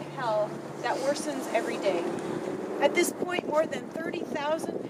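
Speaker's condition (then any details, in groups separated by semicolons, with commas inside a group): No condition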